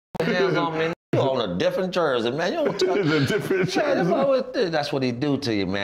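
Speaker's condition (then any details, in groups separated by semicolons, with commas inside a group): No condition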